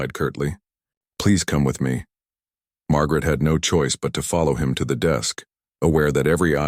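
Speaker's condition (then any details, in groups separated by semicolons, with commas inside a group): No condition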